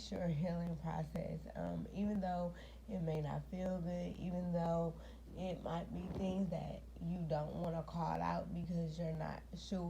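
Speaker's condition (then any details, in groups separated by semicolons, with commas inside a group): Cerebral palsy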